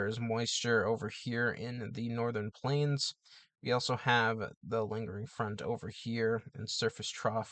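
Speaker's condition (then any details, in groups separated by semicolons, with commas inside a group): No condition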